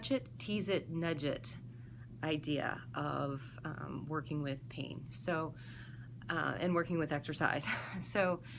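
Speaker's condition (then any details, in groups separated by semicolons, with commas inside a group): No condition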